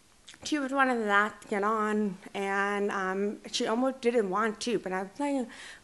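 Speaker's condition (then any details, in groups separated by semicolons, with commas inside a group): Deaf and hard of hearing; hearing aid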